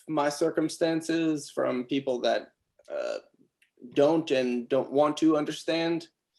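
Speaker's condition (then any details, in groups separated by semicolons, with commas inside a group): No condition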